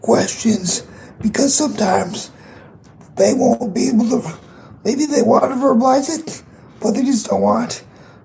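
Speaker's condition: Cerebral palsy; condition audible in voice

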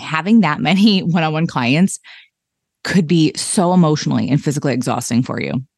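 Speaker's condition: No condition

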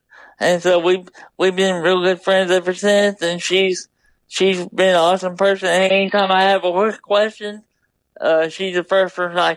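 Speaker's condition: Double hemiplegia cerebral palsy

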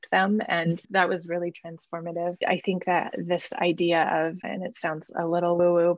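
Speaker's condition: No condition

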